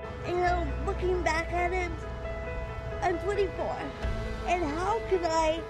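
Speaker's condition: Cerebral palsy; 3 months premature, 3 pounds 3 ounces, heartbeat fell to 1 beat per minute, age 24

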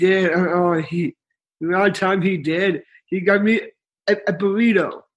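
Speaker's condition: Down syndrome

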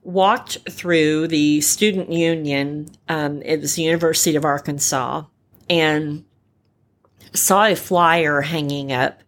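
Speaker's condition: Repaired cleft palate, cleft palate without cleft lip; congenital cleft

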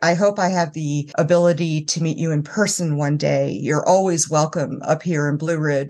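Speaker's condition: No condition

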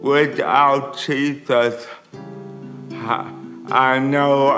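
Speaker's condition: Cerebral palsy; crawls on carpet every day

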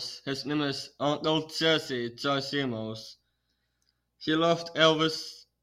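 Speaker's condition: Down syndrome

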